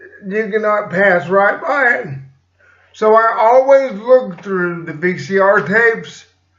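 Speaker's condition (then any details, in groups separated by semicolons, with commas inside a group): Cerebral palsy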